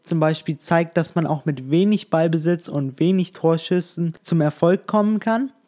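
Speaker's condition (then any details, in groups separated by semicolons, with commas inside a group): No condition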